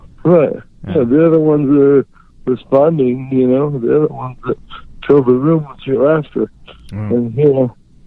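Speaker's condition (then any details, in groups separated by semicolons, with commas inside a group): Cerebral palsy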